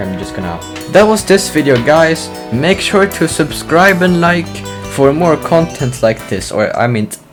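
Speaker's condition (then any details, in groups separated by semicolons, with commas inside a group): No condition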